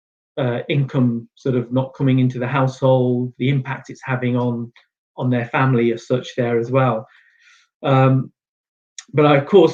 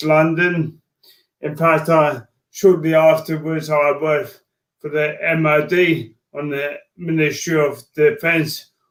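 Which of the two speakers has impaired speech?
The second: motor neurone disease; diagnosed 2.5 years ago, onset 3.5 years ago; slow, slurred speech, early sign.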